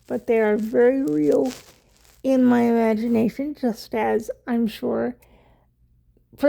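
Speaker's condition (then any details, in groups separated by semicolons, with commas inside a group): Cerebral palsy; wheelchair user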